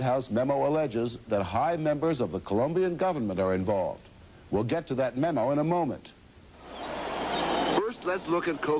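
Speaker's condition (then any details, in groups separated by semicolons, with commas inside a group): No condition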